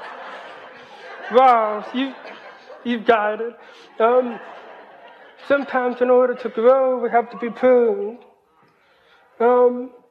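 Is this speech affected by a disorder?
Yes: hearing loss, cochlear implant; college.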